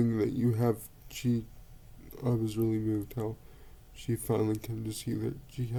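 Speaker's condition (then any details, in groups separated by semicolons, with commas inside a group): Cerebral palsy; wheelchair user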